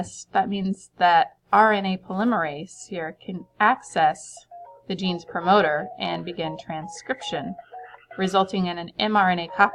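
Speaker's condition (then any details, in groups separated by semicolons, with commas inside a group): No condition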